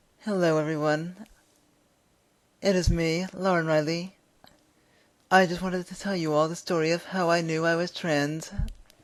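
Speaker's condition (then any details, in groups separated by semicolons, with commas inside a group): Cerebral palsy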